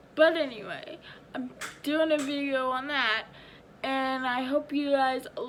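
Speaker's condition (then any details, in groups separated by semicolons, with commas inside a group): Cerebral palsy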